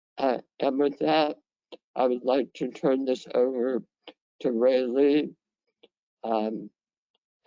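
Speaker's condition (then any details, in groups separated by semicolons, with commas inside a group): Head and neck cancer; severe dysphagia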